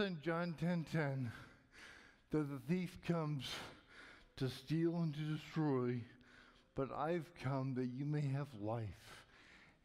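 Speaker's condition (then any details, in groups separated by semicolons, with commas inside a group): Cerebral palsy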